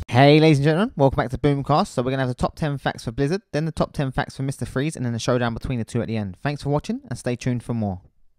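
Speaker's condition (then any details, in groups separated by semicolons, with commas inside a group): No condition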